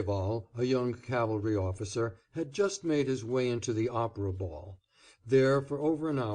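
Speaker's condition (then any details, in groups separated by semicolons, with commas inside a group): No condition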